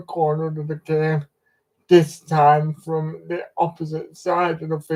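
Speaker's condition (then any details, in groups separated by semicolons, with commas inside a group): Cerebral palsy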